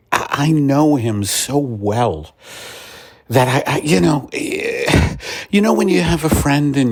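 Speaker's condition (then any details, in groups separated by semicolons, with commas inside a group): No condition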